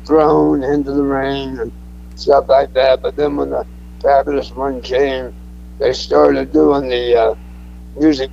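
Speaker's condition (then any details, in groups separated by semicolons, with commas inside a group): Throat cancer; cancer survivor, alive and well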